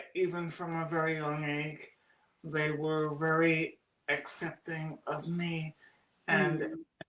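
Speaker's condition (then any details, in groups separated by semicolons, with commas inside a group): Cerebral palsy; birth oxygen deprivation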